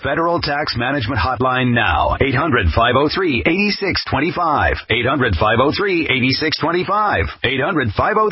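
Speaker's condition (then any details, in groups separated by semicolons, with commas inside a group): No condition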